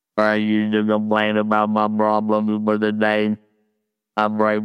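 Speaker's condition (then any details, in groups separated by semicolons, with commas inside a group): Laryngectomy, total laryngectomy with electrolarynx; no current signs of cancer, speaks with handheld electric wand (electrolarynx) at throat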